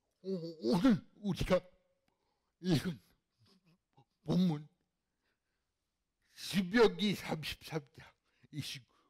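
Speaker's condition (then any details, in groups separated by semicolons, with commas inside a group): Cerebral palsy; fairly severe in childhood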